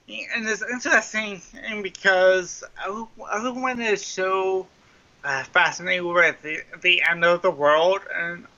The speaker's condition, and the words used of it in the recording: Cerebral palsy. It's because of the speech impediment.